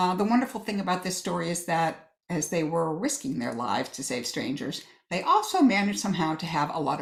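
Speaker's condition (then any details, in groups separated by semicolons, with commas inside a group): No condition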